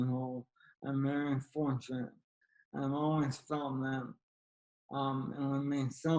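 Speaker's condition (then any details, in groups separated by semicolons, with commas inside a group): ALS; young onset, slow progressor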